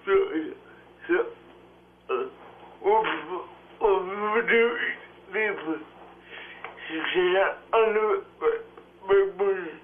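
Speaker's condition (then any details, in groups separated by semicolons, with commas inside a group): Cerebral palsy; wheelchair user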